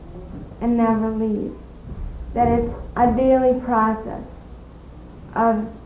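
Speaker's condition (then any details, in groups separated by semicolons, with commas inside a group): Cerebral palsy; diagnosed at 1.5 years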